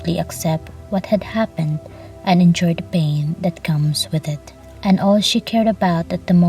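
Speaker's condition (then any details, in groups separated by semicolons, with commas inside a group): No condition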